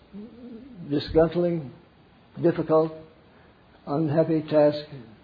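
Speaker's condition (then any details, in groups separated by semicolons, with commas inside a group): Parkinson's; wakes up around 3 am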